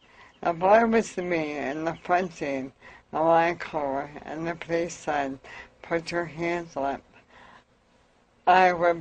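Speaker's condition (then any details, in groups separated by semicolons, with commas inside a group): Amyotrophic lateral sclerosis; diagnosed at age 36, lost use of arms, lost balance later regained; about 24 years since diagnosis, smokes cannabis since Florida vacation, said to help clear lungs; lost ability to cough, choked on saliva, choking resolved with cannabis, speech improved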